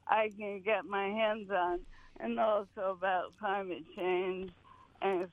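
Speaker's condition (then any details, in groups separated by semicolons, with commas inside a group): ALS; vibrating neurons in head, no longer writing poems or revising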